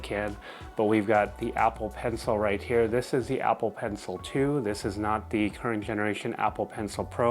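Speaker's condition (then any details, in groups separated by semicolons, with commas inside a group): No condition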